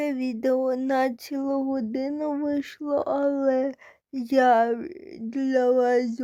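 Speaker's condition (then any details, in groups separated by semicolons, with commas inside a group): Cerebral palsy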